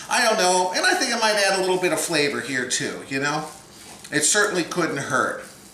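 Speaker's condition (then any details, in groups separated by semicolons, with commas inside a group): No condition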